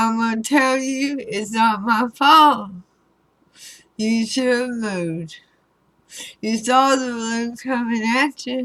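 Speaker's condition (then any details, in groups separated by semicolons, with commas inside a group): Throat cancer radiation damage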